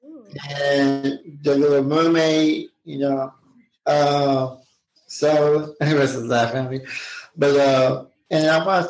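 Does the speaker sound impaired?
Yes: Down syndrome.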